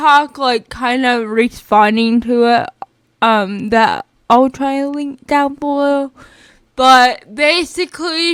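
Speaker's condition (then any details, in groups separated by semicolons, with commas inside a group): Spastic cerebral palsy, mixed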